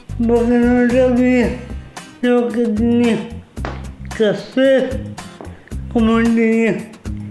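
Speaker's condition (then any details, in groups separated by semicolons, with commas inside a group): Cerebral palsy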